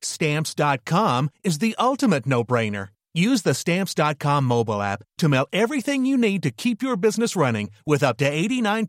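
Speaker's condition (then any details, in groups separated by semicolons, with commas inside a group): No condition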